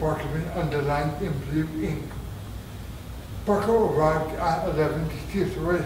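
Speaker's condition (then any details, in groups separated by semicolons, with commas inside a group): Traumatic brain injury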